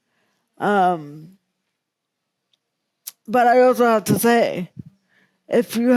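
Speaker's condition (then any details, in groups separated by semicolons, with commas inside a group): Cerebral palsy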